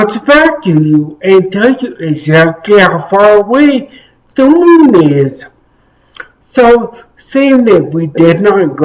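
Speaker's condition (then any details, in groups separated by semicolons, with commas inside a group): Traumatic brain injury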